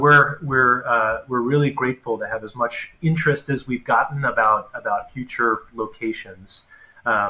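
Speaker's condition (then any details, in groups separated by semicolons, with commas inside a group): No condition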